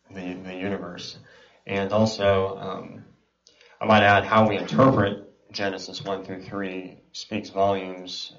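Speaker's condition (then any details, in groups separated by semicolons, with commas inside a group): Cleft palate and cleft lip; congenital cleft palate and cleft lip, present from birth in Kuwait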